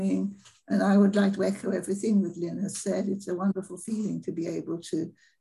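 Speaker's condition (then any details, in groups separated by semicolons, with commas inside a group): Parkinson's disease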